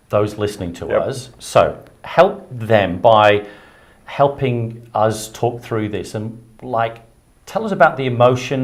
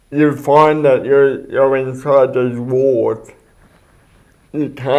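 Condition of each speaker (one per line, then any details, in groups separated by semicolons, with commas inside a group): No condition
Cerebral palsy; affects walking, coordination, speech; can walk; speech impediment, noticeable voice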